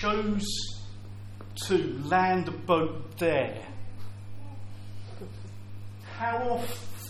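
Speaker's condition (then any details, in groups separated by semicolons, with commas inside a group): Stammer; prolonged sounds, blocks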